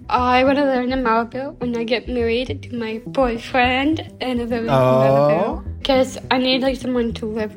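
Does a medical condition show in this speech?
Yes: Down syndrome; genetic, third copy of chromosome 21, told of diagnosis by mother at age 7.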